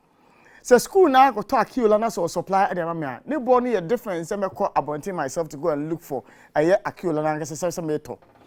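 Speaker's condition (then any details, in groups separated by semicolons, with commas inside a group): No condition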